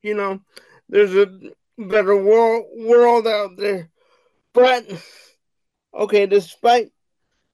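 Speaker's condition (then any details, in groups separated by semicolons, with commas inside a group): Cerebral palsy; wheelchair bound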